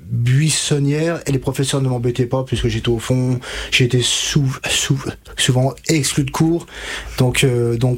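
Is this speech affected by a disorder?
Yes: stuttering; stuttering since age 5 to 6, about 27 years, untreated until about 20; speech therapy with stuttering specialist Catherine Daubier in Nancy from 20-22, several years, fluency techniques; current blocks and repetitions, blocked every sentence, used gestures, froze reading aloud; here repeated sounds, repeated words.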